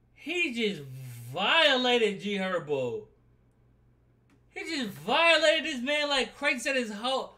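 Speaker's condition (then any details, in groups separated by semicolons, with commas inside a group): No condition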